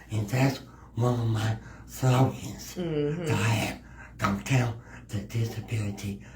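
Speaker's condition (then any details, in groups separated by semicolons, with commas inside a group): Cerebral palsy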